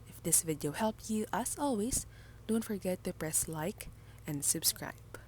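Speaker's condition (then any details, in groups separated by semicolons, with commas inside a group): No condition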